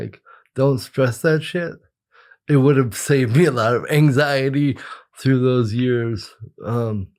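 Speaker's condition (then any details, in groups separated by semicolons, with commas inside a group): Cerebral palsy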